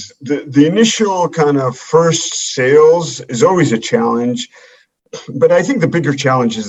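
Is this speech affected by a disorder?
No.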